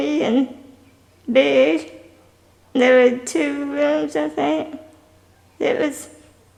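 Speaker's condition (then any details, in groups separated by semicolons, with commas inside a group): Spinal muscular atrophy type 2; breathing assist machine at times; sometimes trouble breathing, machine airflow sudden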